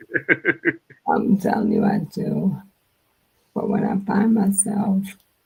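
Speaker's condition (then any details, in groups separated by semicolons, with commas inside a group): Multiple sclerosis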